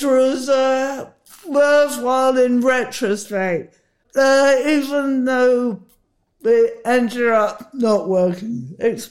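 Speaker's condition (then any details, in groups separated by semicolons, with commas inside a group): Huntington's disease; inherited from father, carries mutation, learned father's diagnosis at 39, mood symptoms before medication, initially misdiagnosed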